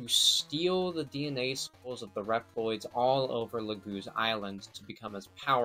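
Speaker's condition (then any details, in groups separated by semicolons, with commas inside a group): No condition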